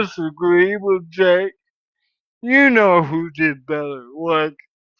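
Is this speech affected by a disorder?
Yes: cerebral palsy.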